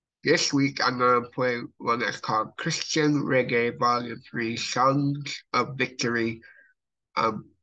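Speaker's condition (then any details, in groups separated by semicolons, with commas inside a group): Cerebral palsy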